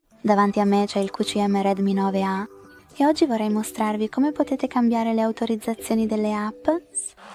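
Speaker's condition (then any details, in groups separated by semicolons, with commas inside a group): No condition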